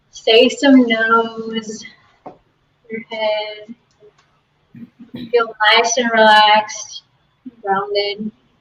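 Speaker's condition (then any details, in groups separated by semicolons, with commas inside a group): No condition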